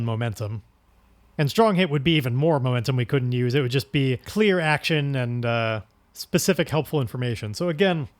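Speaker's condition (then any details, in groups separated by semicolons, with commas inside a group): No condition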